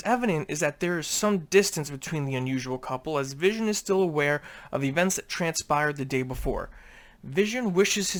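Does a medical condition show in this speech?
No.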